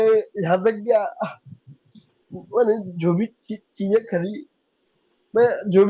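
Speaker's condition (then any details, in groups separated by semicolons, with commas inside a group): Cerebral palsy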